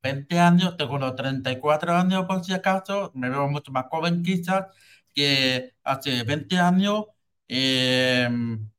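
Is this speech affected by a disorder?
Yes: hearing loss with cochlear implant; congenital hearing loss, cochlea dead, cochlear implant surgery, implant electrically stimulates cochlea.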